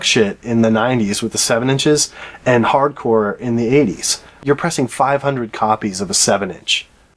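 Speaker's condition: No condition

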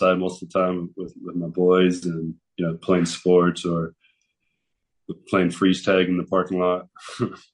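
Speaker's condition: No condition

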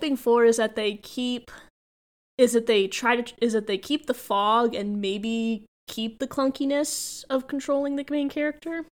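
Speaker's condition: No condition

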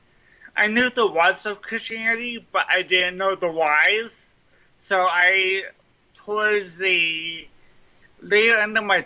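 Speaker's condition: Cerebral palsy; mild form, lifelong since childhood, trouble writing, slow running, mile took 21 minutes, school accommodations; speech impediment, sounds like Wendy's drive-through speaker box, may sound drunk

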